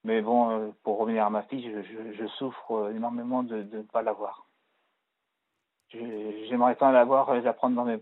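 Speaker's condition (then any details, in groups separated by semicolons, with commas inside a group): Parkinson's disease; arm and leg tremors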